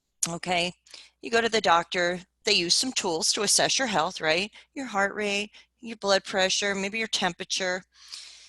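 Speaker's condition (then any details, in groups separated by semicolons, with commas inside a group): No condition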